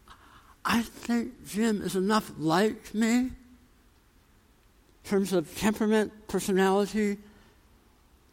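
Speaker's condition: Tongue cancer, jaw reconstruction, osteonecrosis of jaw after radiation

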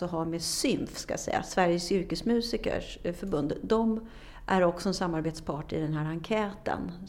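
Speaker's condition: No condition

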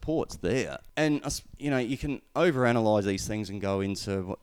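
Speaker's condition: No condition

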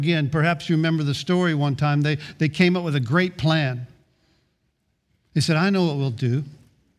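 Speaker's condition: No condition

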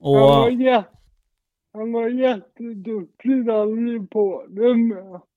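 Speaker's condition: Cerebral palsy, mild

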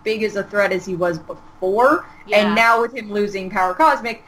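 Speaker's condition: No condition

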